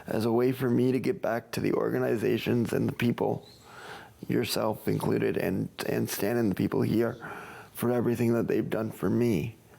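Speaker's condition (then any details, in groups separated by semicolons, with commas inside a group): Cerebral palsy; from birth, premature, stopped breathing two minutes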